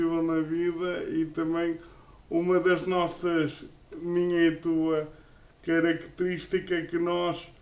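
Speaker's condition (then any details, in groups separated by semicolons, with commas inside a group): Cerebral palsy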